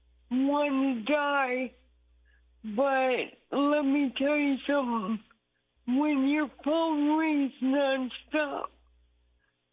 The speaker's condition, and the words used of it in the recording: Aphasia. And it sounds like you've had the kind of stroke, it's probably on the left side of your brain, and it's affected your speech.